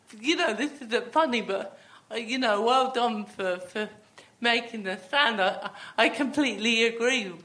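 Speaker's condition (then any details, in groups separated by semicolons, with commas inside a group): Athetoid cerebral palsy; with myotonia and ataxia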